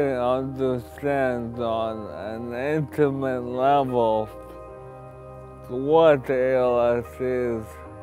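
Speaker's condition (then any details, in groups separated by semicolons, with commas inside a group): ALS; wheelchair user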